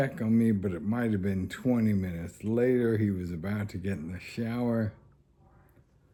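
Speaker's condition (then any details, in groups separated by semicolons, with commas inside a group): ALS; needed breathing help during near-shock episode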